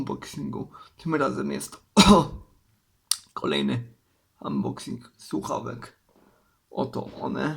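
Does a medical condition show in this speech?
Yes: cerebral palsy; uses wheelchair.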